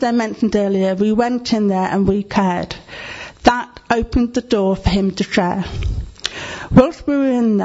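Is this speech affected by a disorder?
Yes: deafness; needs to see speaker's face.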